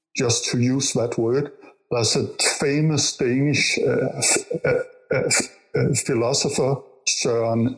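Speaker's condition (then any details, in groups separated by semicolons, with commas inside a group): Stuttering; developmental stutter since learning to talk, in youth some years almost unable to speak; still stutters, sometimes hard, last half year working with American Institute of Stuttering; stuttering unpredictable; repeated sounds, prolonged sounds, blocks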